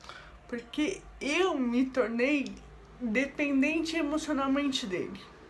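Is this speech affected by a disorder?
Yes: cerebral palsy.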